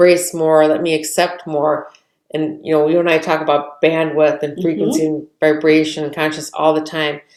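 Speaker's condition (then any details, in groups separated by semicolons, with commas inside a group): No condition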